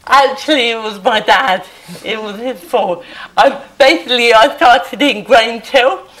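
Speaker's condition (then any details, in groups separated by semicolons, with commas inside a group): Cerebral palsy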